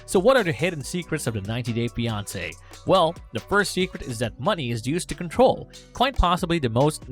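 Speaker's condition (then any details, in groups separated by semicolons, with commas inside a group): No condition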